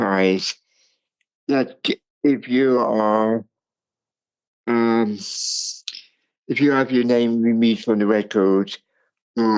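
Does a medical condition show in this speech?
Yes: cerebral palsy.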